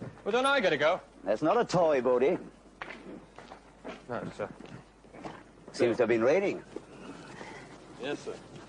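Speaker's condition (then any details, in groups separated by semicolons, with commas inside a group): No condition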